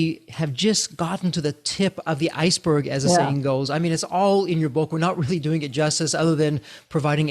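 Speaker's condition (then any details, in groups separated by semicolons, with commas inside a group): No condition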